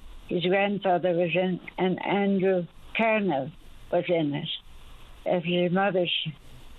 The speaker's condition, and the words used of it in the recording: Stroke. She has a little bit of a speech impediment, but I'm sure you'll be able to handle what she's saying, and you can clarify any words, or I'll clarify as she speaks.